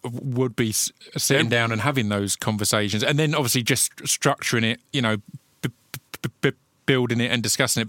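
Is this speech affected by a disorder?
Yes: stutter; since childhood, attributed to near drowning as child, cause found through hypnosis at 13 or 14; struggling to say guest's name during recording; certain words trigger stuttering, always on guest's name, first sound hardest, adds lead-in sound, slight slurring; here repeated sounds, blocks.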